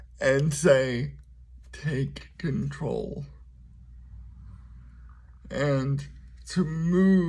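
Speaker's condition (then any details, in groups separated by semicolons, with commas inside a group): Cerebral palsy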